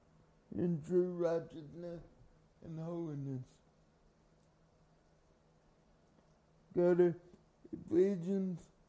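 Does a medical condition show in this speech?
Yes: cerebral palsy; from birth, carried everywhere by parents.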